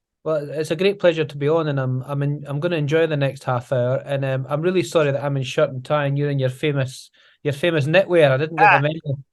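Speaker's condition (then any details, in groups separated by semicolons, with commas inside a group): No condition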